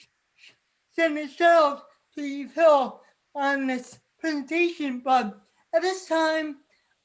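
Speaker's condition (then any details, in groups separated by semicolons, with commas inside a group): Cerebral palsy; from birth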